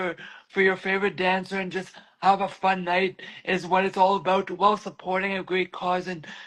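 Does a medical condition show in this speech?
Yes: cerebral palsy.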